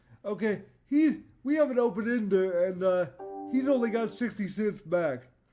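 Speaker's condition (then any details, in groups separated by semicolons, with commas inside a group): Cerebral palsy; voice tone sometimes odd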